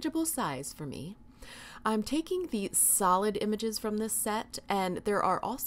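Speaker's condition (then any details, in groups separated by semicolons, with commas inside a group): No condition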